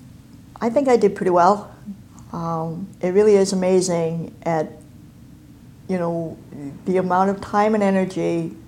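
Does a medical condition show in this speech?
Yes: cleft palate and cleft lip; congenital.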